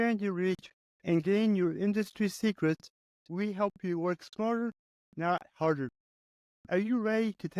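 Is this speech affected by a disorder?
Yes: cerebral palsy.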